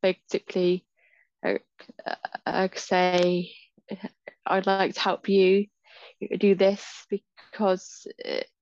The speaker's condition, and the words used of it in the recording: Stuttering. Annoyed with myself because the words don't come out, or I'm just like or I'm really tired, and my stammer is then worse.